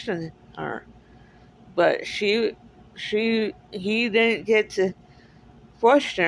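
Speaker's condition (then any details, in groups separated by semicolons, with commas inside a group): Cerebral palsy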